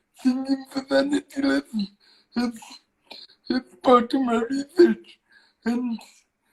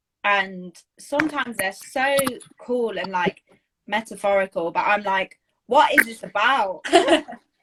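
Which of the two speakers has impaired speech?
The first: cerebral palsy; singing lessons developed singing voice.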